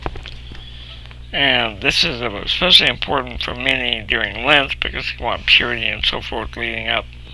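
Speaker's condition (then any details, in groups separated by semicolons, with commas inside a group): Cerebral palsy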